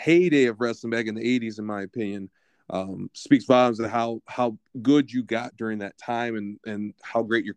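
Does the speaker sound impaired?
No.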